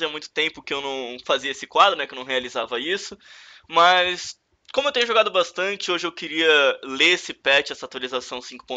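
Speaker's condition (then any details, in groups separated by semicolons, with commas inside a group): No condition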